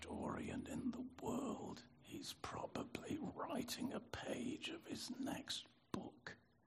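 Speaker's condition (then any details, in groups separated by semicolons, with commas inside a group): Spasmodic dysphonia; spastic dysphonia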